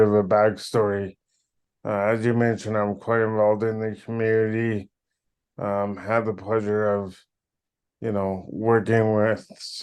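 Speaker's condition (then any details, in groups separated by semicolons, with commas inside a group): Cerebral palsy; power wheelchair since childhood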